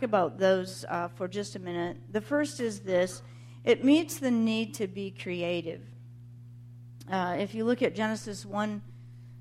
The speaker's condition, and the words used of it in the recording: None; typical speech.